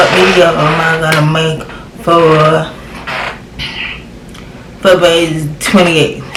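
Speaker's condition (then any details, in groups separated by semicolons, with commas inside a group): Cerebral palsy; from birth, left leg affected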